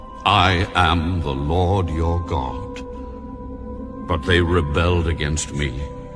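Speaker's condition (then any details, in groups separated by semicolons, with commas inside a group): No condition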